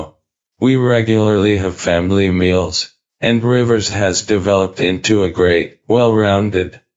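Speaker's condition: ALS, speech-generating device; lost walking

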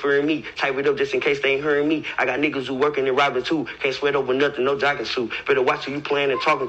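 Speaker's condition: No condition

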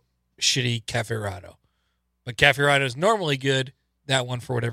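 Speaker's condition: No condition

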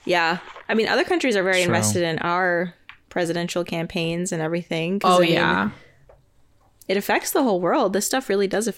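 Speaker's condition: No condition

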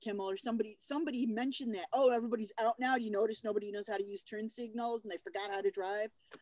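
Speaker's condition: No condition

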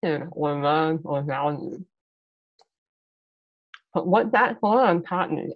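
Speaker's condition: Muscular dystrophy; spontaneous mutation, not inherited, present from birth, power wheelchair user, hard of hearing, needs captions; mild speech impairment

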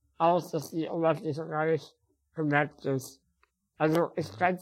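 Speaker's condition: Spinal muscular atrophy; uses wheelchair

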